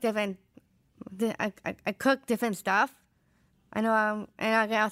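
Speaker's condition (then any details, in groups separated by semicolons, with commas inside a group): Down syndrome; present since birth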